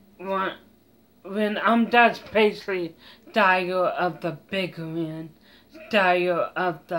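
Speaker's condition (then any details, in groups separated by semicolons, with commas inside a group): Mild cerebral palsy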